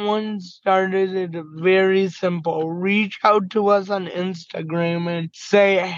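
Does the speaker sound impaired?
Yes: cerebral palsy; very mild physical disability, slight tremors during the day.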